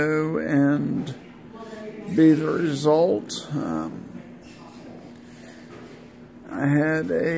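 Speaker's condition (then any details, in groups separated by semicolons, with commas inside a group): Multiple sclerosis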